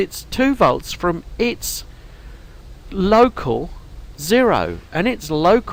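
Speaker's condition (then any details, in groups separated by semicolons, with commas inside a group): No condition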